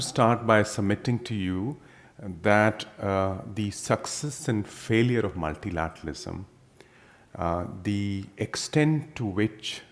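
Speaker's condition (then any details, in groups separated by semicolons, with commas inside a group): No condition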